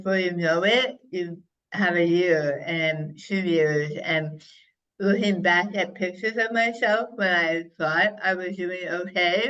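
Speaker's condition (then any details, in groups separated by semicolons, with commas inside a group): Head and neck cancer; over half tongue removed and reconstructed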